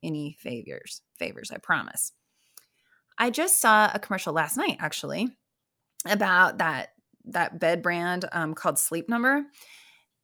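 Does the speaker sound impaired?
No.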